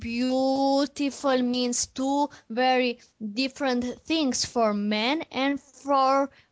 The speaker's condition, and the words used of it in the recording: Stuttering. Yes, it was, and I went 3 times and nothing changed. I still stutter, and so nothing changed.